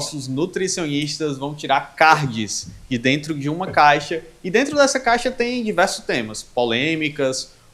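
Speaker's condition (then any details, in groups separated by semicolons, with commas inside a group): No condition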